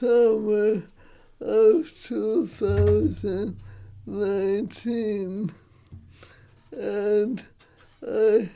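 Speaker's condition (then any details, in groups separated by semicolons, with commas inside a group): ALS; talking more difficult, facial muscles weaker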